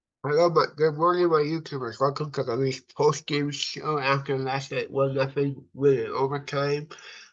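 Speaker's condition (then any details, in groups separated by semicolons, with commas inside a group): Cerebral palsy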